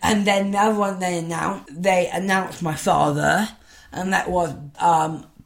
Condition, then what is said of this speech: Down syndrome. And so I think one of the main things about having Down syndrome is struggling to be understood.